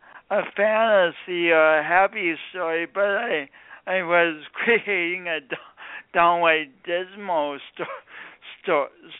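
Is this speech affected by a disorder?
Yes: speech impediment from birth injury; distinctive voice, noted as not a Midwestern accent.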